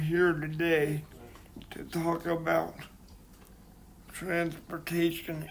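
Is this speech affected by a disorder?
Yes: cerebral palsy.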